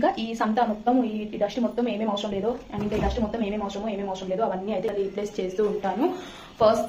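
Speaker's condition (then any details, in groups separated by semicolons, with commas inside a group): No condition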